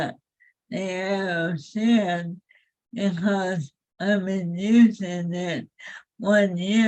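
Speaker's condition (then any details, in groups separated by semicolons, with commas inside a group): ALS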